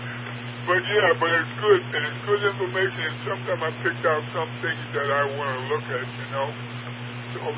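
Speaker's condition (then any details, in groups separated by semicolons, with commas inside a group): Parkinson's; largely wheelchair bound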